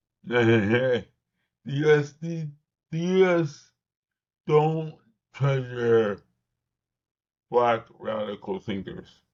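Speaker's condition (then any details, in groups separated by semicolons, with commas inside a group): Cerebral palsy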